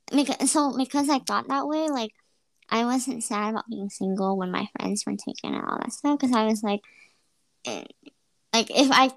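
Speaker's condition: Cleft lip and palate

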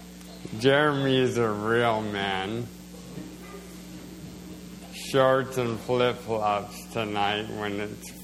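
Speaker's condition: Slowed speech, swallowing problems; 50 over two years

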